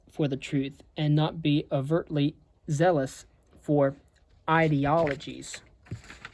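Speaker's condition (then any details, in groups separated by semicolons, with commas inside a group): No condition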